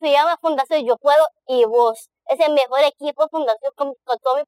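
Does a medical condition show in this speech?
Yes: Down syndrome; present from birth; nearly 30 years old.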